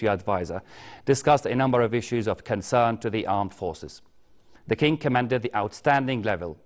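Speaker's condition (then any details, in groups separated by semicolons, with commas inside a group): No condition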